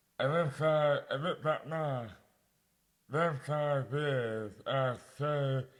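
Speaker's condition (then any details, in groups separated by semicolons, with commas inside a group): Dystonia; mouth impairment affects speech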